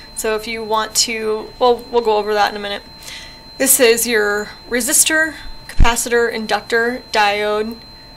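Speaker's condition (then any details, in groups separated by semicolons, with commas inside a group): No condition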